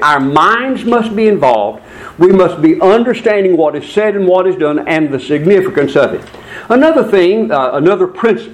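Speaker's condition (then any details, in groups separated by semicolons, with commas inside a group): No condition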